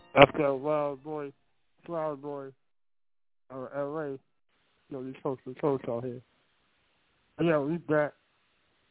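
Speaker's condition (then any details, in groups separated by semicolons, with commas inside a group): Cerebral palsy; cerebral palsy since birth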